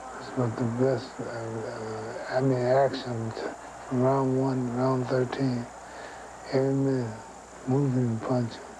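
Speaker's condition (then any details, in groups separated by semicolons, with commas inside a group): Parkinson's syndrome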